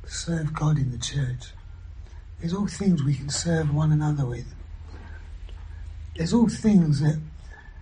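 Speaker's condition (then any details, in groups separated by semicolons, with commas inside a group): Throat cancer surgery, vocal injections; three vocal cord injections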